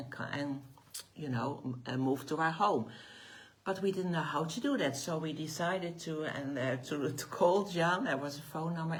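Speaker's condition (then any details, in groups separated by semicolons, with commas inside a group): No condition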